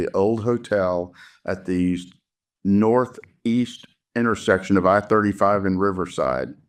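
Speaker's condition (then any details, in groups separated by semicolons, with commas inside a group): No condition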